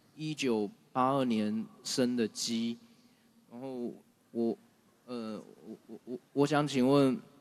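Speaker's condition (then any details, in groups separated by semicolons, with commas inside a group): Stuttering; advised daily heart sutra 49 times and great compassion mantra 21 times for it; stutters at this recording; halts after a couple of phrases, managed one long phrase when prompted; repeated words, prolonged sounds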